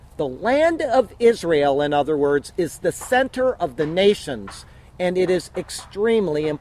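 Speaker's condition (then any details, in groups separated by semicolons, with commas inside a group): No condition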